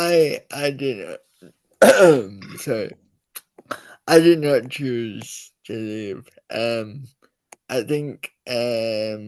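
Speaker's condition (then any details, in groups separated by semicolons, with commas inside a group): Cerebral palsy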